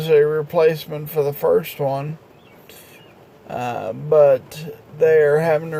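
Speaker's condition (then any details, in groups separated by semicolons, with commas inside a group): Multiple sclerosis, progressive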